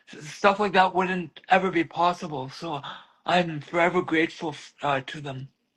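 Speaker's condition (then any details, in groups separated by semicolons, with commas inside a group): Cerebral palsy; spastic diplegia, all limbs, legs worse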